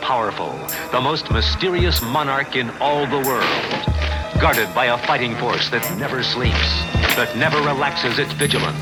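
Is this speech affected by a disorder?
No.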